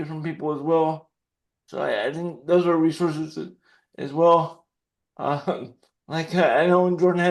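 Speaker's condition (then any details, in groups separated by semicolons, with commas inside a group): Cerebral palsy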